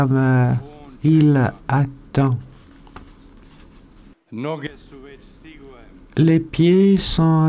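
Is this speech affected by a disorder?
No.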